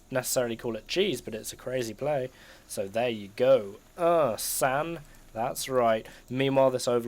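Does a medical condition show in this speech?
No.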